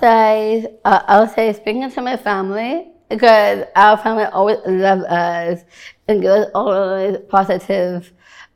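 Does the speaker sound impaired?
Yes: Down syndrome.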